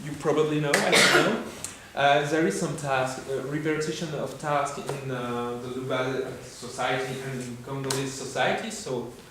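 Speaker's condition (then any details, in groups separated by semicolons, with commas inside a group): No condition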